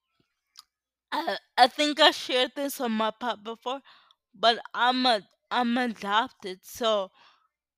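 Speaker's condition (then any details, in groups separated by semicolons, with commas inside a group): Cerebral palsy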